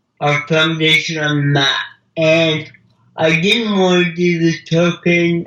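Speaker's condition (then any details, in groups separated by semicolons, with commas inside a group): Cerebral palsy; mild speech impediment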